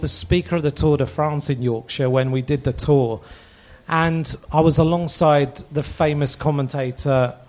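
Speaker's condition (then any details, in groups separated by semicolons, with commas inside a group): No condition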